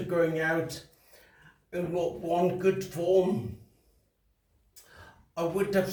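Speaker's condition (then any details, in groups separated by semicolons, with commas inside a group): Traumatic brain injury; tracheostomy early recovery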